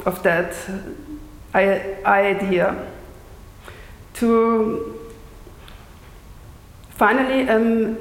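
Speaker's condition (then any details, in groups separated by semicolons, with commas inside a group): Stuttering; lifelong stutter, neurological, speech therapy, countless therapists and doctors, teen jaw, belly, leg cramps suppressing; audibly stuttering during lecture performance, amount varies day to day; stutters on own name, smooth circular repetitions, silent blocks, slower than fluent speakers; prolonged sounds, blocks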